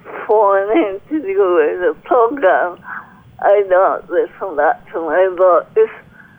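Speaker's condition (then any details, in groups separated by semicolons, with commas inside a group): Cerebral palsy; impaired speech, noticeable to listeners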